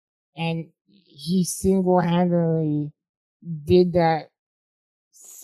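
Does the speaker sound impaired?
Yes: spinal muscular atrophy type 2; uses microphone as voice-driven beat pad instead of keyboard.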